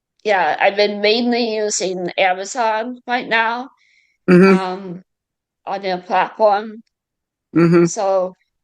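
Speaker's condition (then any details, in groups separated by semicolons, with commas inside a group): Cerebral palsy, mild; left side affected, throat speech surgery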